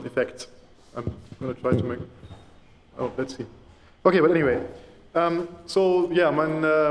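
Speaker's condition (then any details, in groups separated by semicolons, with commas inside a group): No condition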